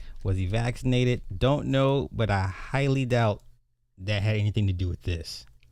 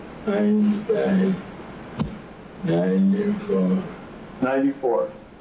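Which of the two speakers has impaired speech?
The second: lou Gehrig's disease; onset after an operation.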